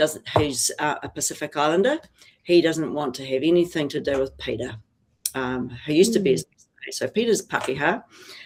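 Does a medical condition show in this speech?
No.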